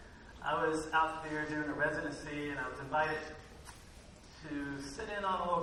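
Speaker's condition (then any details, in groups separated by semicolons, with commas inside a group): No condition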